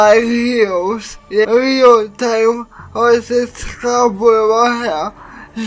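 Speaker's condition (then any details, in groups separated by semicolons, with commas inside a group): Cerebral palsy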